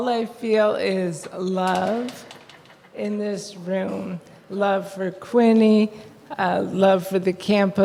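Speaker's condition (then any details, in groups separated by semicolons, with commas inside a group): ALS; onset in feet, then hands and body; seventh year since diagnosis, uses wheelchair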